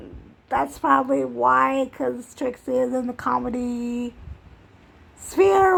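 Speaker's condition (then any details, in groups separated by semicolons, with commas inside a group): Cerebral palsy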